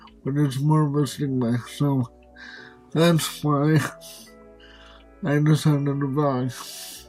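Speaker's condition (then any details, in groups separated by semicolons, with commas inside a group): Cerebral palsy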